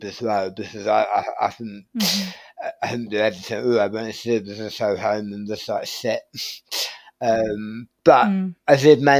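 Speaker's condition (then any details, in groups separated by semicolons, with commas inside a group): Tongue cancer surgery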